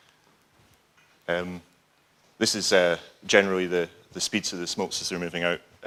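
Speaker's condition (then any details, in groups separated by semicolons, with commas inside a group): No condition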